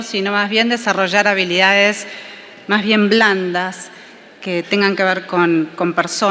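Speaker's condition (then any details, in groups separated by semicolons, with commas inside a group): No condition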